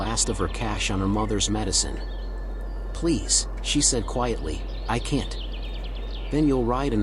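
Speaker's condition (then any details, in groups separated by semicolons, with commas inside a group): No condition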